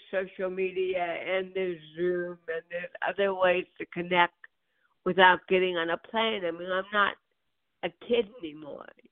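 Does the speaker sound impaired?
Yes: cerebral palsy; birth onset, diagnosed at UCLA Medical Center, right hand affected, therapy from 18 months, lower back surgery; progressive nerve-damage hearing loss, hearing aids, falls, pain, broken collarbone, needs text with masks.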